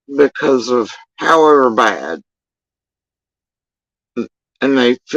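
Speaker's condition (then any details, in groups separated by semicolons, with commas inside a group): Facial paralysis after surgery; tongue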